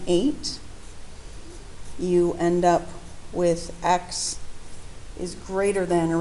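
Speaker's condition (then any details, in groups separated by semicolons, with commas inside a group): No condition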